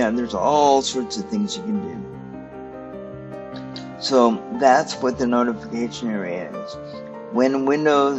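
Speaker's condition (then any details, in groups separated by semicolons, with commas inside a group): Cerebral palsy; stiff muscles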